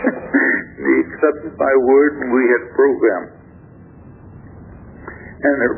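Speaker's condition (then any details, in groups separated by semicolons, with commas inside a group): Stroke affecting throat muscles; first stroke about 3 years ago, left side totally paralyzed, then three more small strokes; last small stroke affected throat muscles, tough time talking, listener says speech sounds fine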